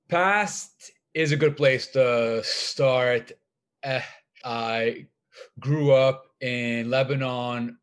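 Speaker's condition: Stutter; stutter from birth, neurological, severe growing up in Lebanon, avoided speaking; blocking, getting stuck on words for long periods, worse in some periods; prolonged sounds

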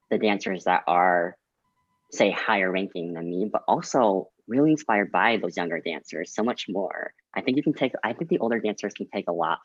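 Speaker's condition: Cleft lip and palate

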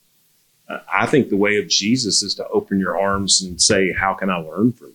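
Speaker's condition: No condition

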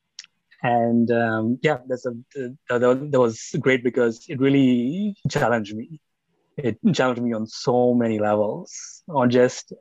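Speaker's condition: Stutter; stutter since age nine, severe until about 25, 10-day slow-speech therapy clinic, once completely fluent; stutter still evident on podcast; pauses, words sometimes stuck, more fluent at slower rate, switches feared words, fluent talking to self; repeated sounds, prolonged sounds

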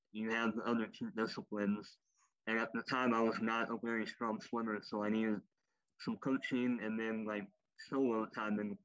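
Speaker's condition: Cleft lip and palate, popliteal pterygium syndrome

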